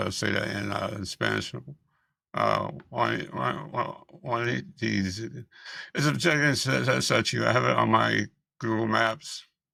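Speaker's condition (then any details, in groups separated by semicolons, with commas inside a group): Multiple system atrophy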